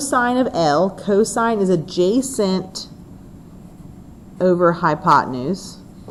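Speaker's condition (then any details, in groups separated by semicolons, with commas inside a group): No condition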